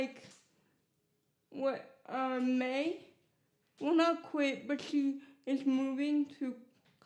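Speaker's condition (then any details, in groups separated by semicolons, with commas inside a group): Cerebral palsy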